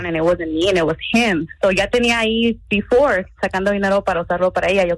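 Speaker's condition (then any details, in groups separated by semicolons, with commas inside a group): No condition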